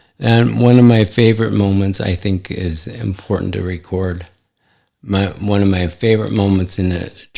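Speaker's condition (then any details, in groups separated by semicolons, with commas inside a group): ALS; affects hand function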